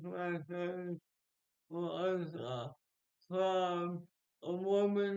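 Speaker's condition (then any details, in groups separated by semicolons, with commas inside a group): Speech impairment after birth surgery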